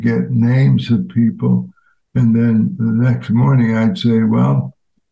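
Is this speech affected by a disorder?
Yes: ALS; fatal progressive disease, diagnosed months ago, hiking a year ago, expected to worsen; voice changed since onset, now a different voice, no spontaneous crying fits.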